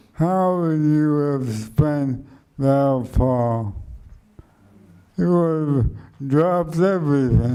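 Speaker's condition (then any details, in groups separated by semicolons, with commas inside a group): ALS; speech slowed and softened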